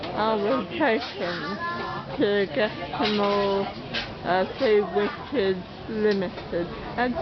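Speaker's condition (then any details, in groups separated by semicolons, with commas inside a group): Cerebral palsy; oxygen starvation at birth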